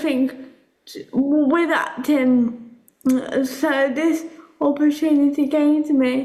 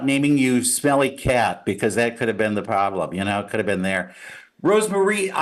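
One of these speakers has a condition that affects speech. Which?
The first: cerebral palsy; speech impediment.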